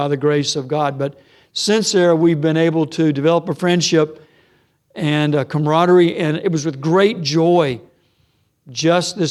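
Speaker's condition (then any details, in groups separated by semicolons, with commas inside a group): No condition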